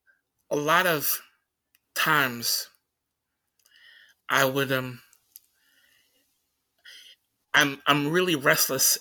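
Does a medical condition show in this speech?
Yes: stutter; stuttering during this interview; stuttering during conversation; here repeated words, blocks.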